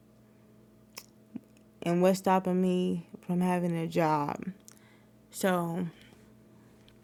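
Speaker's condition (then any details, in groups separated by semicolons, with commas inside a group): Cerebral palsy; wheelchair user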